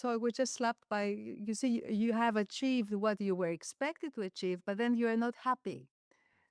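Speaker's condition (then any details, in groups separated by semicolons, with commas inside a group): No condition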